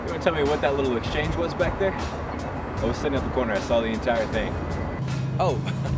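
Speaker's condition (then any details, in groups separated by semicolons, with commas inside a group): No condition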